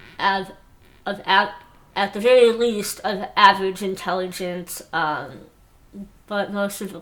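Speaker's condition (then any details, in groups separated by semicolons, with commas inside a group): Moebius syndrome; muscle transplant surgery ages 6 and 7, bilateral smile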